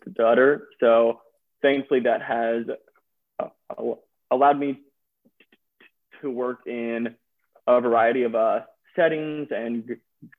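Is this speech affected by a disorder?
Yes: stuttering; stuttering since around age five, group therapy at school, private therapist in Birmingham, therapy five to 18; still stutters; here blocks.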